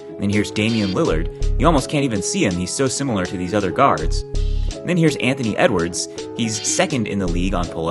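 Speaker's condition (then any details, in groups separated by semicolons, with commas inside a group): No condition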